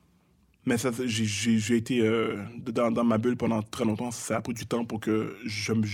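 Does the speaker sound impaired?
Yes: stuttering; childhood-onset stuttering, thought autistic as young child, spoke Creole, English and French mixed, fluent when rapping since teens; stuttering noticeable during this interview, as he points out himself, audible repetitions; stutters in conversation, strings syllables together very fast without stopping or tripping; here repeated words.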